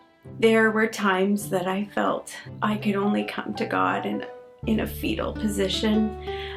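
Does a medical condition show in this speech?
No.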